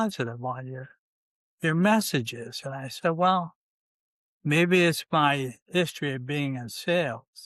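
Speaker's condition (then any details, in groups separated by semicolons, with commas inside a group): ALS, C9 mutation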